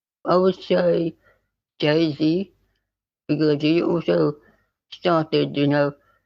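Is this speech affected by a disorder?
Yes: spinal muscular atrophy type 2.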